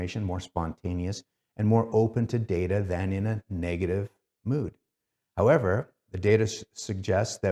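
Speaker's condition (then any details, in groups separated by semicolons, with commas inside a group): No condition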